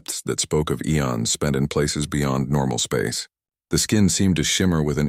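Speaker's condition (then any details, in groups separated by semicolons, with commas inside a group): No condition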